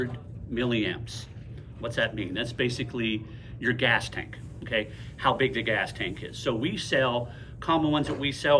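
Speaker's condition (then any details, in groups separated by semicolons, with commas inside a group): No condition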